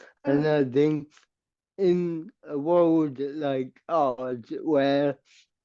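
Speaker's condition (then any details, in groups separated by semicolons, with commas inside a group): Cerebral palsy; speech impediment, rehearsed words for clarity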